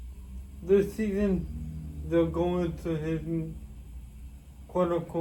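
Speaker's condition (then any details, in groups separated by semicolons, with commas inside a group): Cerebral palsy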